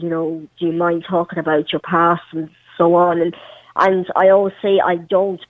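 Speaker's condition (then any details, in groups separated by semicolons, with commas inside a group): Cleft palate; congenital, prosthetic limb since 12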